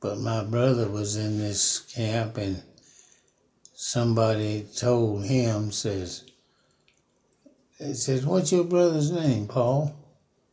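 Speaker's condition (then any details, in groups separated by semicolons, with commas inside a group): Parkinson's; about 5 years since onset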